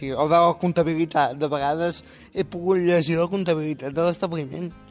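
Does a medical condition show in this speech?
Yes: spastic quadriplegic cerebral palsy; neurons lost, no control of legs, legs strapped to keep controlled, uses wheelchair, doctor error suspected but unproven; control of speech retained, good communicative ability.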